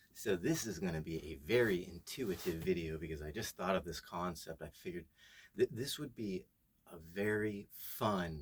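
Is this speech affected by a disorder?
No.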